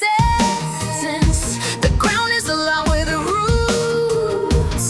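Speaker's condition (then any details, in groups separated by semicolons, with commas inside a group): No condition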